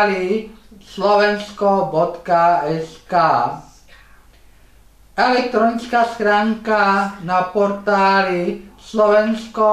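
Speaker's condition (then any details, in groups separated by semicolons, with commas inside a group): No condition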